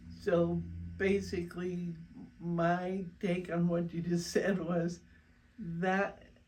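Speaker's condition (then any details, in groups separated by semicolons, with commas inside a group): Primary progressive multiple sclerosis; brain laser therapy sessions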